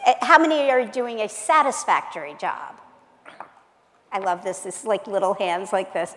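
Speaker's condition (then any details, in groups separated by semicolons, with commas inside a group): No condition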